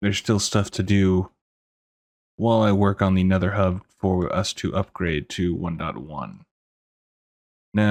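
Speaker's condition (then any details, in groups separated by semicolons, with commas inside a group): No condition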